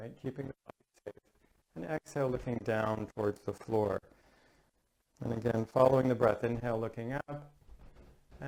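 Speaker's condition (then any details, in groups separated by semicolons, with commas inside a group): No condition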